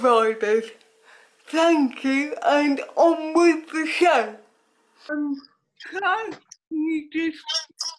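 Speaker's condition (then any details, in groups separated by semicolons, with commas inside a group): Cerebral palsy; affects speech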